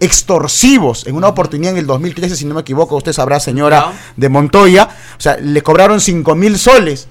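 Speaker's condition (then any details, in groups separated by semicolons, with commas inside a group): No condition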